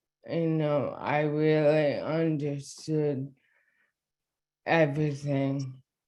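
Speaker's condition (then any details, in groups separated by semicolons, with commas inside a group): ALS; diagnosed within past year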